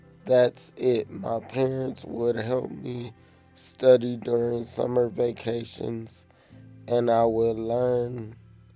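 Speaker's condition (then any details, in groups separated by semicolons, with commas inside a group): Cerebral palsy; affects movement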